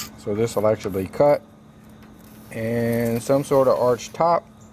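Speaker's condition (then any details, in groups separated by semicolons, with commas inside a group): No condition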